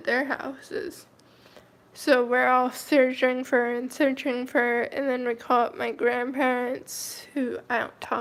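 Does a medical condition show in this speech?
Yes: cerebral palsy, mild.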